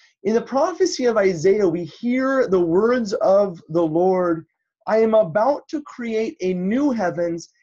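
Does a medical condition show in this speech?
No.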